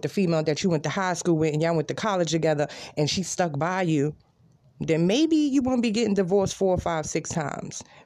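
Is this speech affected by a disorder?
No.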